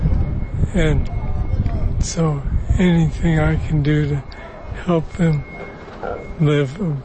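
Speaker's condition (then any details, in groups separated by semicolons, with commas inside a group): Parkinson's disease; Parkinson's disease diagnosed nearly 3 decades ago; attending boxing exercise class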